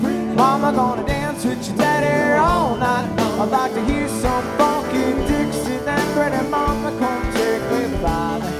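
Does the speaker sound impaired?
No.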